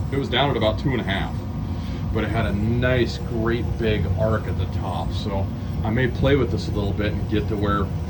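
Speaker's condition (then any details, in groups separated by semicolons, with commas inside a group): No condition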